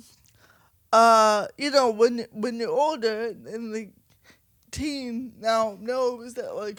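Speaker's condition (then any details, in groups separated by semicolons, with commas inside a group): Cerebral palsy, mild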